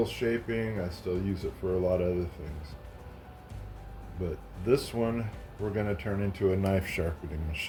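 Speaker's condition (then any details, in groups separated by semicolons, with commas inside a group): No condition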